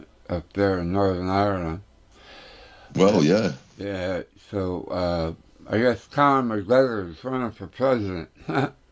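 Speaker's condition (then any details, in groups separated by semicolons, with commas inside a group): Tongue cancer; tongue burns when food touches it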